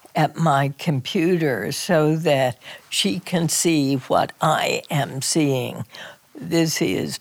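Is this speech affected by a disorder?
Yes: spasmodic dysphonia; diagnosis took six years, made at Johns Hopkins by neurologist and otolaryngologist, basal ganglia signal fault; strange, strangled-sounding voice, vocal cords crunch down unnaturally.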